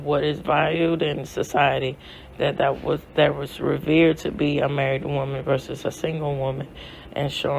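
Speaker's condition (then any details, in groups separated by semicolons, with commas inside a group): No condition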